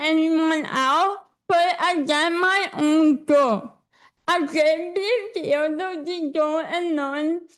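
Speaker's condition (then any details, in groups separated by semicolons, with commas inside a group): Cerebral palsy; affects hands and legs; lifelong therapy; speech affected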